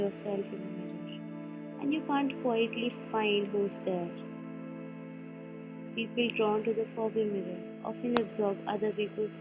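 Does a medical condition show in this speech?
No.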